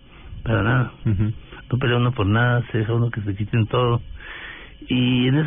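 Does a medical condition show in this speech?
Yes: Parkinson's disease; Parkinson's disease present on return to Bogota, tremor, stooped posture at times, weakness; voice trembles at times, neurologist-prescribed walking, running and tennis; voice sometimes trembles, sometimes intelligible, sometimes not understood at all.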